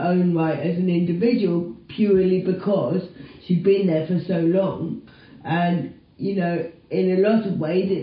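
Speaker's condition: Cerebral palsy quadriplegia; dyslexia

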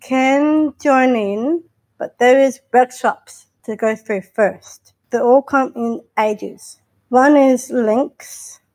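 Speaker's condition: Down syndrome; intellectual disability

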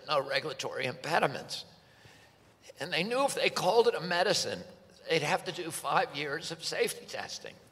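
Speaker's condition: Spasmodic dystonia; likely from flu vaccine

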